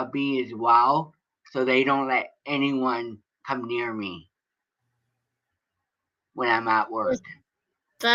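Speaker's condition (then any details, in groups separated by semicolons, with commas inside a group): Cerebral palsy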